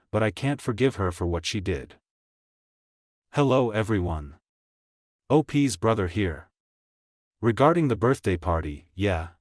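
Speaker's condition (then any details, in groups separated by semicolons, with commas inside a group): No condition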